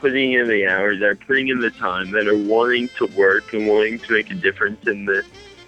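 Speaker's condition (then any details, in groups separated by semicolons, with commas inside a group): Mild cerebral palsy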